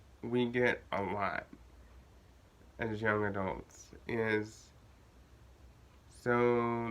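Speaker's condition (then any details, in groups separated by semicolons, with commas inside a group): Cerebral palsy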